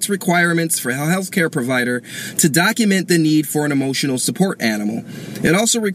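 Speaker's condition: No condition

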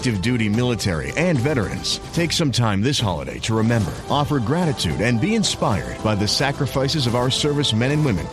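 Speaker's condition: No condition

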